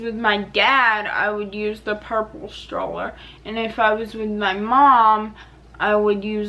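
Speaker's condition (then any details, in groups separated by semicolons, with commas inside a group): Cerebral palsy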